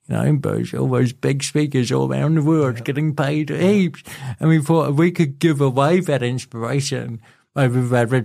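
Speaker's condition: Cerebral palsy; cerebral palsy present from birth, affects walking; speech impediment, voice affected

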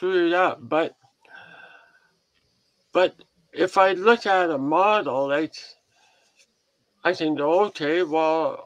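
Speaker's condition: Head and neck cancer surgery; crooked head since

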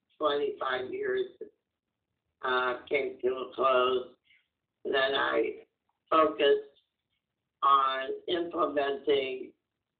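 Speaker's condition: Muscular dystrophy; physical disability

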